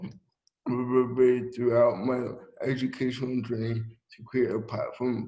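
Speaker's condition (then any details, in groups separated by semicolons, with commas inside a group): Cerebral palsy; from birth after resuscitation, affects speech, walking, motor function; speech audibly affected, no speech or self-feeding in childhood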